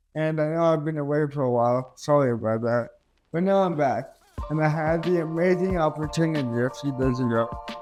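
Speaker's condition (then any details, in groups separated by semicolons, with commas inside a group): Cerebral palsy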